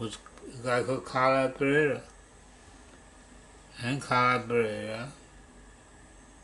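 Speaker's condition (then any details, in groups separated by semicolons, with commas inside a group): Parkinson's disease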